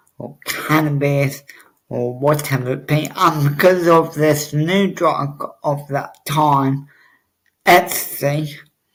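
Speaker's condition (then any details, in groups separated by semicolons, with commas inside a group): Cerebral palsy; obvious speech impediment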